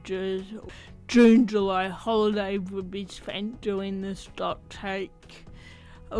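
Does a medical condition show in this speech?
Yes: athetoid cerebral palsy; athetoid cerebral palsy, wheelchair.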